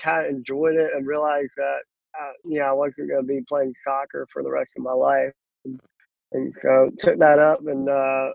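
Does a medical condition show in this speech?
Yes: cleft lip and palate; congenital cleft lip and palate, possibly radiation-related, hole in mouth, could not eat, 23 surgeries, born with one arm.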